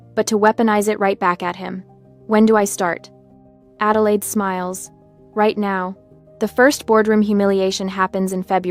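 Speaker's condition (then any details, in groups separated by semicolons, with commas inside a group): No condition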